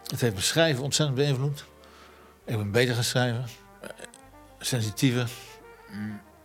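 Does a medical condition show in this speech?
Yes: Parkinson's disease; speaks with difficulty, half purely Parkinson motor problem, emotional tearfulness partly from disease.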